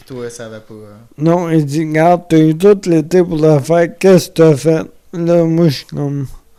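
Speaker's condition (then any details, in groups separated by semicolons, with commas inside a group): Amyotrophic lateral sclerosis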